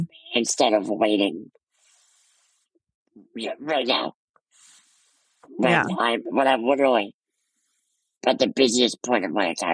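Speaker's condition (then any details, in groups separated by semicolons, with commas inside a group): Muscular dystrophy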